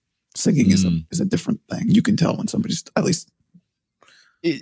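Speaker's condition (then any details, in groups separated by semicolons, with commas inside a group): Vocal cord surgery; recovering after recent vocal cord surgery, voice temporarily compromised, not yet back to full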